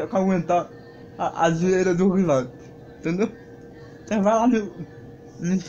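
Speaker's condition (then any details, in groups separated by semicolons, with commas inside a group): Cerebral palsy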